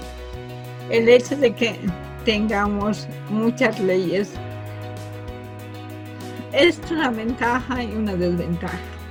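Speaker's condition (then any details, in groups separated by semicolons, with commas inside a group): Cerebral palsy from birth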